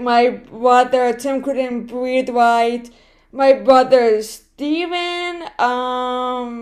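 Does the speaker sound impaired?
Yes: cerebral palsy; right-sided, premature, diagnosed 6 months, limp, foot braces, small right hand, foot surgeries at 7, 11; speech disability, predicted never to talk, first word around one year, speech therapy since age one.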